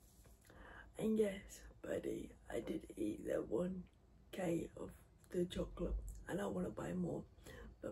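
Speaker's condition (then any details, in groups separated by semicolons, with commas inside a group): Cerebral palsy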